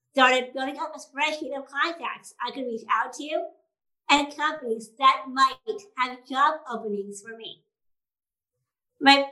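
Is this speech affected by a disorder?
Yes: Down syndrome.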